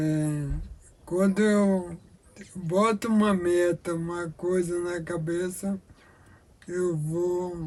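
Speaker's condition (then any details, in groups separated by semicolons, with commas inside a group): Amyotrophic lateral sclerosis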